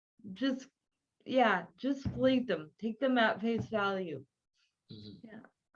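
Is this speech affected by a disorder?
Yes: cerebral palsy.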